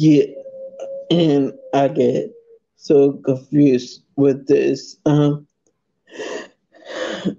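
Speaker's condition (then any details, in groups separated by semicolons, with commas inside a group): Multiple sclerosis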